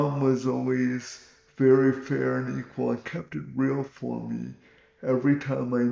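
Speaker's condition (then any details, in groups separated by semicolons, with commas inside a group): Cerebral palsy; present from birth, difficulty using arms and legs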